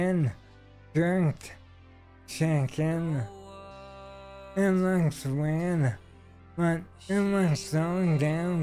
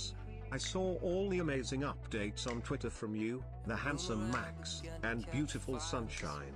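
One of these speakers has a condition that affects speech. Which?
The first: ALS; stem cell treatment.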